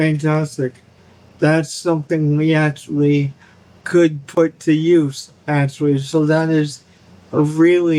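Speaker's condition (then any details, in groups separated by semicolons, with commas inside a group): Cerebral palsy; only one hand usable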